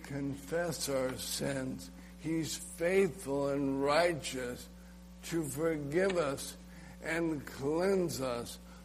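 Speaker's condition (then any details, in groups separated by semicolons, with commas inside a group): ALS; end of life approaching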